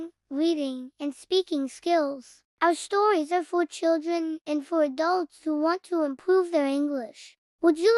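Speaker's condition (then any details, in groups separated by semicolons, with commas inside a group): No condition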